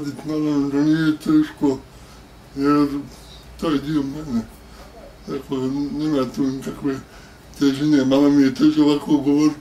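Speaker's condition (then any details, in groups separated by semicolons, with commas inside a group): Cerebral palsy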